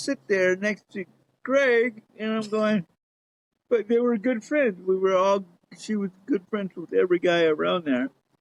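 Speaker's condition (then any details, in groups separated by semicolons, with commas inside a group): Cerebral palsy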